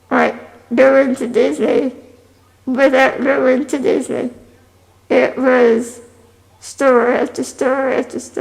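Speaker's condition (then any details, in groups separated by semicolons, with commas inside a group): Spinal muscular atrophy type 2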